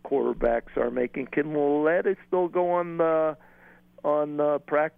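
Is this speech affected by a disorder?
No.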